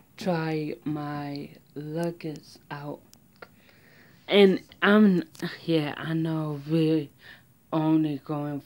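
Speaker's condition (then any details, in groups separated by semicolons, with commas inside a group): Mild cerebral palsy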